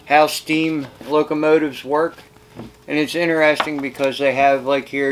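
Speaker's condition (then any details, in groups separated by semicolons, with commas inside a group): No condition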